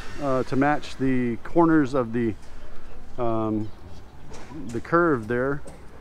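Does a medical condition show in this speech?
No.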